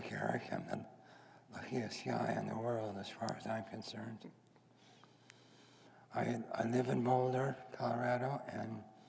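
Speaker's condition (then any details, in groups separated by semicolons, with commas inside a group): Head and neck cancer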